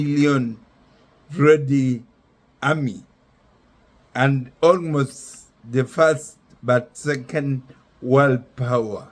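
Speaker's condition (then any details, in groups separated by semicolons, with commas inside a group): Speech impairment after surgeries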